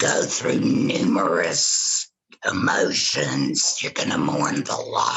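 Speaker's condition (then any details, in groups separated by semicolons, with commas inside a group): Laryngectomy after cancer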